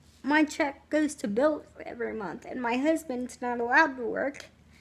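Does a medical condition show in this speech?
Yes: cerebral palsy; mainly right side, right hand contracted.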